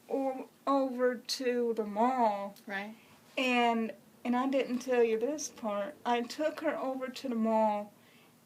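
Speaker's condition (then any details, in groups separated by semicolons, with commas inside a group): Cerebral palsy; congenital, uses wheelchair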